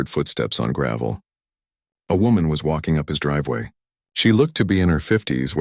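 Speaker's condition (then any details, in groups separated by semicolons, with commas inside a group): No condition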